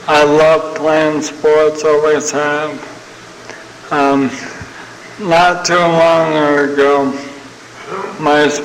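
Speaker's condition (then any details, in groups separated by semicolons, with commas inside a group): ALS (Lou Gehrig's disease); young onset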